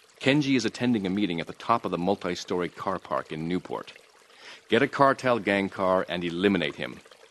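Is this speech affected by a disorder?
No.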